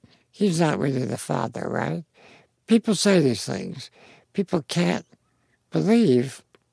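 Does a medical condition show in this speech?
Yes: spinal muscular atrophy; congenital genetic neuromuscular, incurable, quadriplegic, full sensation but no muscles, never walked or stood, lifelong wheelchair; progressive, age 56, cannot hold pencil, writes with voice recognition program, drives motorized wheelchair, needs help.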